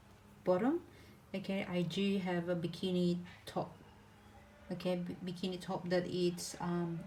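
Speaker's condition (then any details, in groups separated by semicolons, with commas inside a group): No condition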